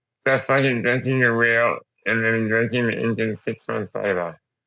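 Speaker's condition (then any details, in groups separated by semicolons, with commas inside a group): Duchenne muscular dystrophy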